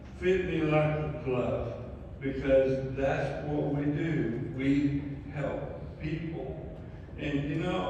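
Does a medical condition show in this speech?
Yes: ALS; mainly right side and both legs.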